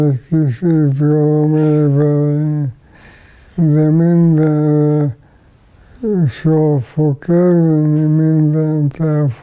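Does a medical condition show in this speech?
Yes: ALS.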